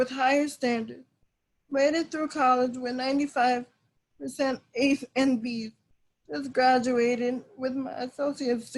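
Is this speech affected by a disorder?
Yes: cerebral palsy.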